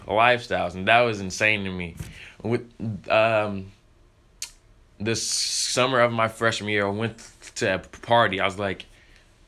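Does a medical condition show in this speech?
Yes: stuttering; stutter since early childhood, present in pre-k at Edna Row Elementary, formerly used a click sound; gotten better over the years, high school freshman, theater and musicals built speaking confidence; pauses and gets stuck, easier when rehearsed or singing, still stutters on stage; here repeated sounds, blocks.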